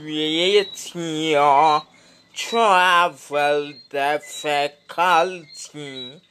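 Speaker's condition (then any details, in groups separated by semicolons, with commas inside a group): Speech impediment; no speech therapy yet, would need therapy to go on camera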